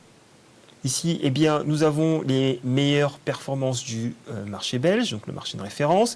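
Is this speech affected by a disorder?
No.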